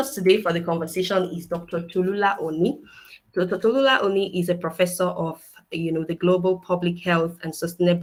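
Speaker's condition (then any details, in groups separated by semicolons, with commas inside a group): No condition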